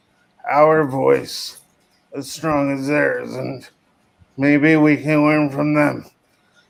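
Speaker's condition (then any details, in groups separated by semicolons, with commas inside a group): Cerebral palsy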